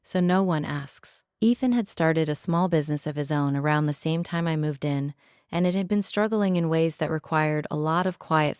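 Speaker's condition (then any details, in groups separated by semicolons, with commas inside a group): No condition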